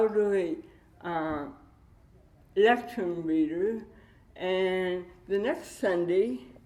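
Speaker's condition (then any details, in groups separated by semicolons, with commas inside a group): Cerebral palsy with dystonia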